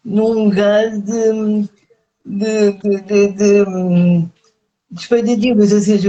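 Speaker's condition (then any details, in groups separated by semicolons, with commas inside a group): Cerebral palsy; speech affected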